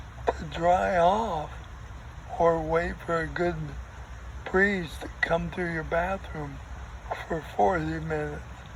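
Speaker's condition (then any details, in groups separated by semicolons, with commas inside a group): ALS; diagnosed two years ago, ventilator many hours, breathes only sitting; talking increasingly difficult, breathing trouble worse when full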